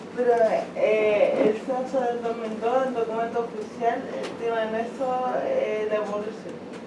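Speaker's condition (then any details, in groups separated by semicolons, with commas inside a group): Cerebral palsy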